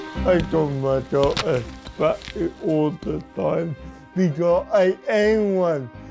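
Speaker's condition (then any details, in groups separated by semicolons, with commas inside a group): Cerebral palsy; lack of oxygen at birth; adult; speech sometimes unclear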